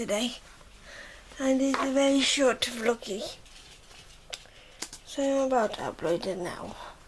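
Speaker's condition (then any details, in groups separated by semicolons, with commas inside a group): Cerebral palsy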